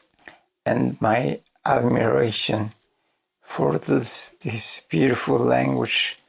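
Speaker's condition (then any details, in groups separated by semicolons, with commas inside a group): ALS; voice severely damaged, hard to understand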